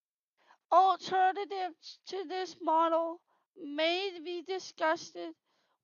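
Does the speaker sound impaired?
Yes: hearing loss with cochlear implants; FM systems in elementary and high school, neck loop receiver about one school year in elementary.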